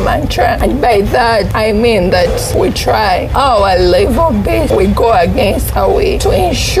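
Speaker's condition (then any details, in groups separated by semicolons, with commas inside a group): Cerebral palsy; voice and throat affected, breathing issues, speaks little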